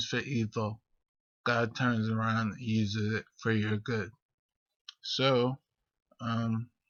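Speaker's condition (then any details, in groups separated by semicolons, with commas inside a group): Multiple sclerosis; rambling speech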